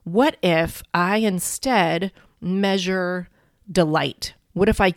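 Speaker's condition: No condition

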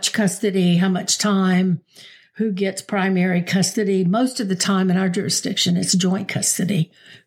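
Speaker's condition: No condition

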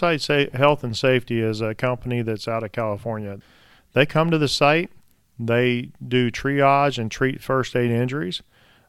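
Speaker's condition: No condition

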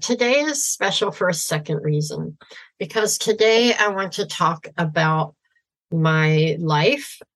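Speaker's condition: Severe cleft palate, cleft lip and palate

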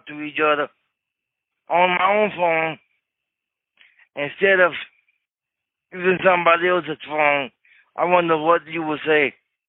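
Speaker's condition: Cerebral palsy; wheelchair user

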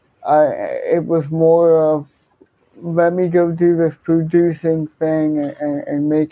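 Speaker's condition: Cerebral palsy, hemiplegia

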